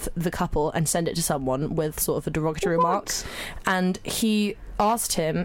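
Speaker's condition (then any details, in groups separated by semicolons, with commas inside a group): No condition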